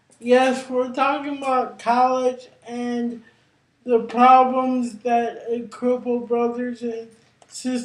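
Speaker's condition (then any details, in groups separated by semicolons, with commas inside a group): Cerebral palsy; brain injury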